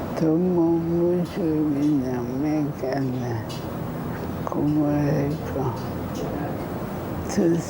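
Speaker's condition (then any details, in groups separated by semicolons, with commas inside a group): ALS; practically unable to speak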